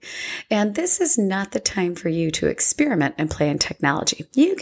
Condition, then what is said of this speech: No condition.